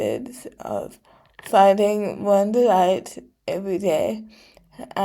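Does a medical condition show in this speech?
Yes: cerebral palsy.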